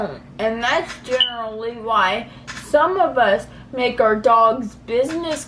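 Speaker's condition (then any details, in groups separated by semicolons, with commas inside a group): Cerebral palsy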